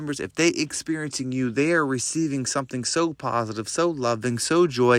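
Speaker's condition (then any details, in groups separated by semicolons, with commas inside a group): No condition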